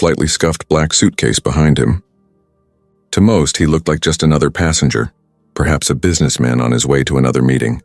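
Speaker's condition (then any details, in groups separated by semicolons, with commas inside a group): No condition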